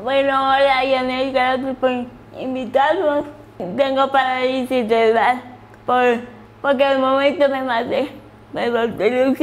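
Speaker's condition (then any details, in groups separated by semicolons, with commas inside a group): Cerebral palsy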